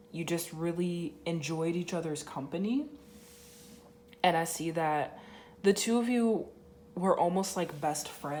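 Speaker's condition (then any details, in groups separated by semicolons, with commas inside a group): No condition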